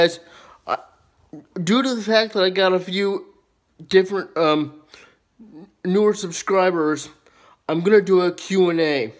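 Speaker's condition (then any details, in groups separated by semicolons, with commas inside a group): Cerebral palsy, spastic diplegia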